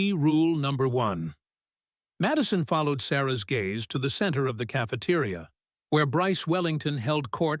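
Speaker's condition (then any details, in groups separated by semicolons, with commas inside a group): No condition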